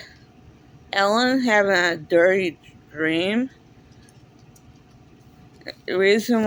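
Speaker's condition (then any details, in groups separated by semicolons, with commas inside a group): Cerebral palsy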